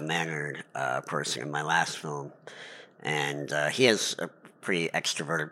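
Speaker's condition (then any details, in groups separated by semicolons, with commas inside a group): Cleft palate; lifelong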